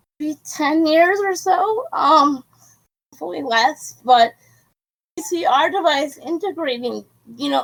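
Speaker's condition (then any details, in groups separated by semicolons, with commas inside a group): Cerebral palsy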